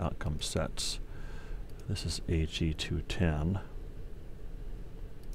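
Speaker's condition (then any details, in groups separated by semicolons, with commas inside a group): No condition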